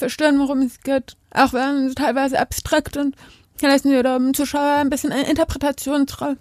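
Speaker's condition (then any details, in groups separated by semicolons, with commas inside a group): Deafness; speaks aloud and signs, bilingual, voice different and louder, hearing people forget deafness because she speaks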